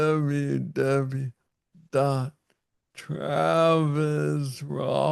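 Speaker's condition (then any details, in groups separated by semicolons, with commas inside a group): Parkinson's disease; young onset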